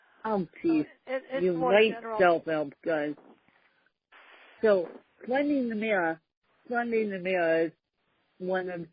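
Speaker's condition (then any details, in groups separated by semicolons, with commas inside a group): Hemiplegic cerebral palsy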